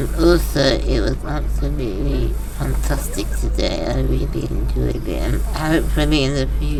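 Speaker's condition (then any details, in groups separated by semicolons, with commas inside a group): Duchenne muscular dystrophy; diagnosed as toddler, hospice respite care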